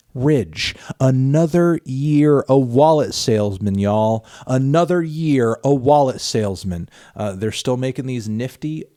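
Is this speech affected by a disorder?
No.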